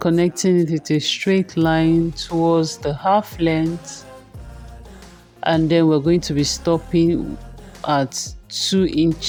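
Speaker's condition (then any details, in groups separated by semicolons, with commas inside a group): No condition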